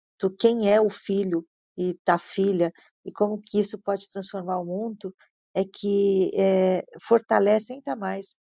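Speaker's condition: No condition

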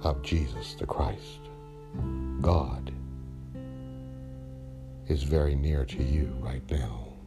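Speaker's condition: No condition

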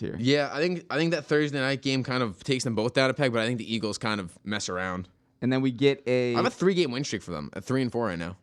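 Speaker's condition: No condition

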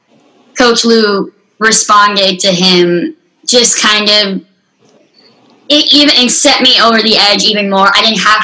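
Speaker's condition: Unilateral cleft lip and palate; severe, congenital, first surgery at 3 months, 23 surgeries by age 17, last four in one; later stroke affected speaking, speech recovered faster than reading and writing, therapy in San Antonio

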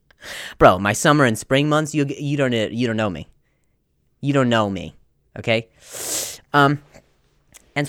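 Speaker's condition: Stutter; poor posture, crooked gait; including during stand-up; repeated words, prolonged sounds

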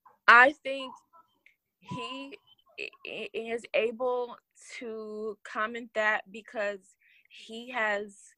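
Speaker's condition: Stuttering; long-standing stutter, years of speech therapy, severe stuttering and painful speeches in high school, not cured; less stuttering when unobserved, with close friends, or arguing, more when upset; prolonged sounds, blocks

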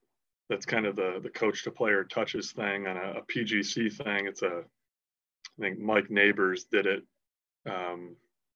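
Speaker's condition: No condition

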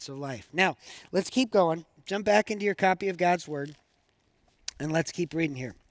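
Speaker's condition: No condition

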